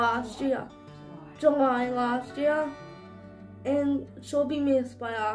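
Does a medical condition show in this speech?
Yes: cerebral palsy.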